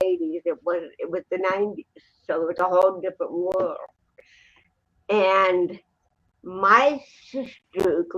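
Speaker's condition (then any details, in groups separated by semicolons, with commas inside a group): Cerebral palsy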